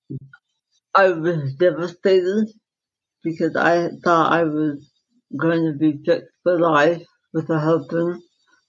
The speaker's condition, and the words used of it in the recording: Dystonia. And I have a slight speech impediment.